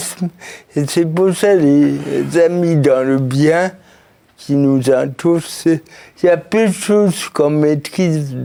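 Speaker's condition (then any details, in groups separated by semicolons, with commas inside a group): Cerebral palsy; since birth, birth injury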